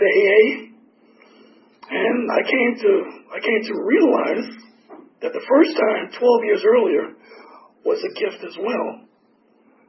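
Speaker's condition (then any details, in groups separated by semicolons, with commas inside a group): Tracheotomy; tracheotomy for 4 years, 8 surgeries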